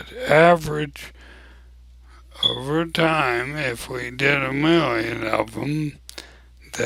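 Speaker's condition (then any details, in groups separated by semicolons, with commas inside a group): ALS; abnormally slow voice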